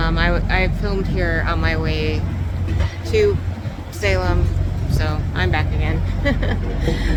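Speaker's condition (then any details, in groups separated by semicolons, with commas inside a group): No condition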